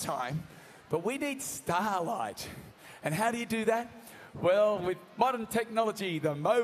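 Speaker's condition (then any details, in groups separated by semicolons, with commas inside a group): No condition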